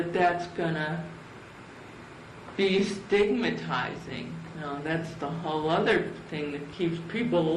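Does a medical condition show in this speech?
Yes: cerebral palsy; from birth.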